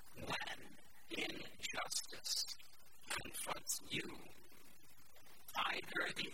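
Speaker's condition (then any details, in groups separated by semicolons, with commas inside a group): No condition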